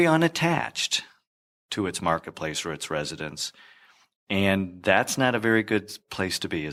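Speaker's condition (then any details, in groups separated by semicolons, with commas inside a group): No condition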